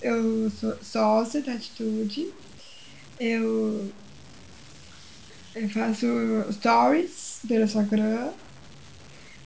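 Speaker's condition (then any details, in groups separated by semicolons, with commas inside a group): Down syndrome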